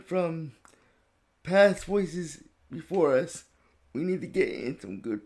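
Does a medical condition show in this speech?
Yes: cerebral palsy.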